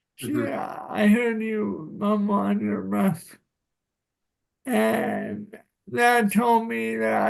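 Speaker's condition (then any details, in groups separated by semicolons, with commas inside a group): Cerebral palsy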